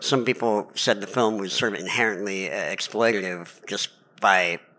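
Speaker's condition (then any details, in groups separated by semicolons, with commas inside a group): Cleft palate; lifelong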